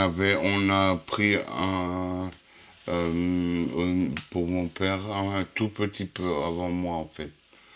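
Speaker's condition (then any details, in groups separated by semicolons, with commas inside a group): Huntington's disease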